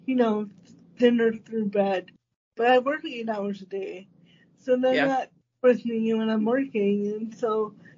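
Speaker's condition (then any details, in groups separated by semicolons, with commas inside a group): Cerebral palsy; uses standing power wheelchair for independent standing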